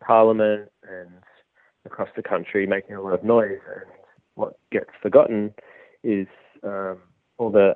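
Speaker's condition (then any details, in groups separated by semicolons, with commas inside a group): No condition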